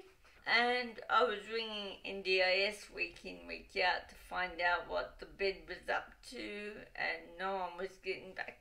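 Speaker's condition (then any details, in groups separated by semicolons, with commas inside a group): Cerebral palsy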